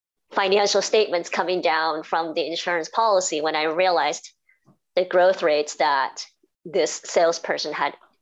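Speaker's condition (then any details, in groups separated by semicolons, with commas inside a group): Cleft palate and cleft lip; teachers could not hear speech in class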